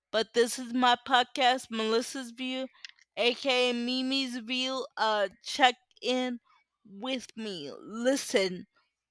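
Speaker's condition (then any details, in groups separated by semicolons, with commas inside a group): Cerebral palsy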